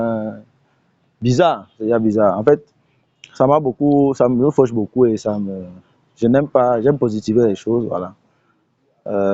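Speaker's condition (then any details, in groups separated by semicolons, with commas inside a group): No condition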